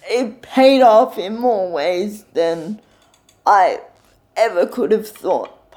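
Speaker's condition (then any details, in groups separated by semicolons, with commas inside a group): Cerebral palsy; full-time wheelchair user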